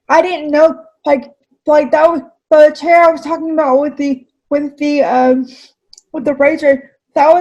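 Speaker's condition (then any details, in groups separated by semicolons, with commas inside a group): Cerebral palsy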